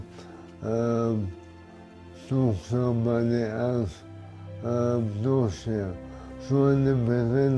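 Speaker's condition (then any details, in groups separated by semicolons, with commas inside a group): MND/ALS; poor speech at onset, slow speech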